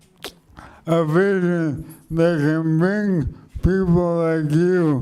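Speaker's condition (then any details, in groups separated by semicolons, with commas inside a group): Motor neuron degeneration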